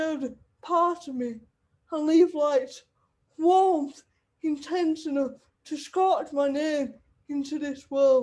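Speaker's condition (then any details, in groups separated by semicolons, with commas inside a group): Cerebral palsy; wheelchair user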